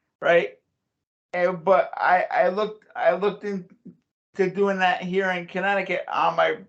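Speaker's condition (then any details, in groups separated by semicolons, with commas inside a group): Cerebral palsy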